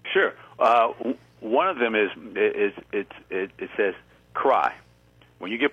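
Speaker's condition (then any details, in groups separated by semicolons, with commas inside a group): Congenital stuttering; present since birth, about 50 years; ongoing at age 50; often lets stutter happen freely rather than hiding it; repeated sounds, repeated words, prolonged sounds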